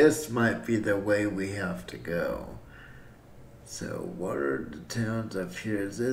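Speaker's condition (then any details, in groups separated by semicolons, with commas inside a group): Cerebral palsy; breathing fine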